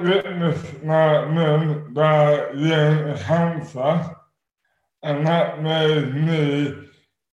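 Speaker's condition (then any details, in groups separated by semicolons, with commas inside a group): Dystonia; sudden overnight adult onset, affects speech and arms, suspected congenital jaw defect plus rugby hits, damaged TMJ; incredibly slurred, dramatically impaired, worse at onset with eating difficulty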